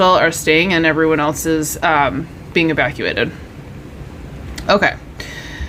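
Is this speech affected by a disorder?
No.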